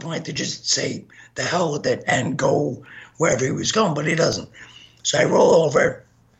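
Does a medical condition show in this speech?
Yes: gunshot injury to voice box; shot 15 times, face bullet ripped esophagus, hit spine, lodged 3 mm by carotid; bullet still lodged behind carotid artery, from Oak Creek Sikh temple shooting.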